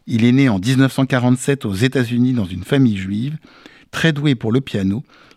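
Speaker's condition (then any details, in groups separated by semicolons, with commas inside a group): No condition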